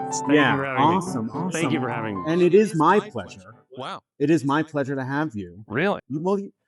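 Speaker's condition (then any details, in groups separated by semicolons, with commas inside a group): No condition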